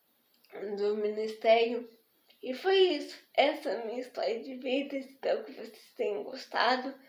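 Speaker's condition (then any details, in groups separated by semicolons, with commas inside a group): Spastic diplegic cerebral palsy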